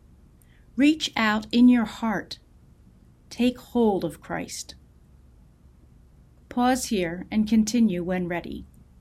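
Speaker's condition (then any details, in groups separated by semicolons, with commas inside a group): No condition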